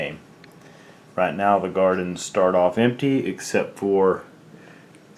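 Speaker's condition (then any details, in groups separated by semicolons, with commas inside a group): No condition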